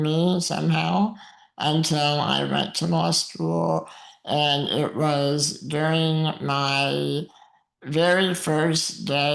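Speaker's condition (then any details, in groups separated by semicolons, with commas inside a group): Muscular dystrophy; uses wheelchair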